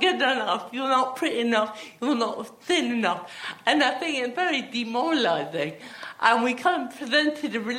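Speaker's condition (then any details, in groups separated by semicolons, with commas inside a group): Athetoid cerebral palsy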